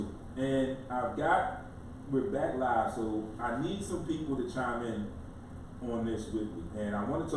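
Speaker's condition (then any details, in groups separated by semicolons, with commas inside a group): No condition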